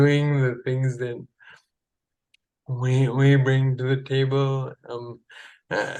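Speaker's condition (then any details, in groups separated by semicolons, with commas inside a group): Friedreich's ataxia; diagnosed in high school, progressive, now adult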